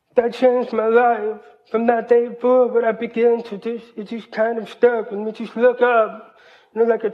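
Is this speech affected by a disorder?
Yes: hearing loss, cochlear implant; hears but does not always understand.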